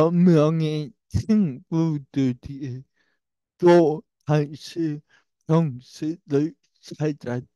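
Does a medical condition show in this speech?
Yes: brain lesion disability.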